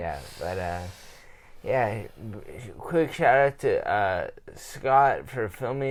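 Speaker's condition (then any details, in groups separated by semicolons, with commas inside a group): Traumatic brain injury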